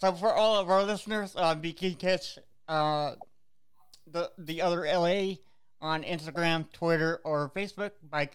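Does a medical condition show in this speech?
Yes: cerebral palsy; visible physical disability.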